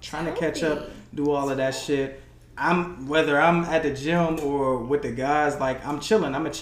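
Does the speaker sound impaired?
No.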